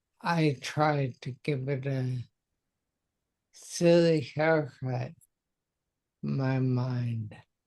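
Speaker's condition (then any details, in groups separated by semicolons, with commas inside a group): Multiple sclerosis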